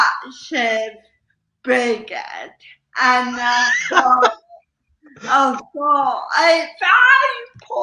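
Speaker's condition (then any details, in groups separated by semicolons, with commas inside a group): Cerebral palsy; slow speech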